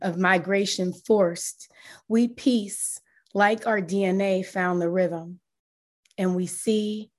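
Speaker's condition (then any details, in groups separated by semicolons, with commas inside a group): No condition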